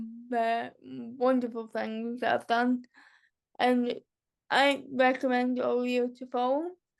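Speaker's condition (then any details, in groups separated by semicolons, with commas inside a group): Cerebral palsy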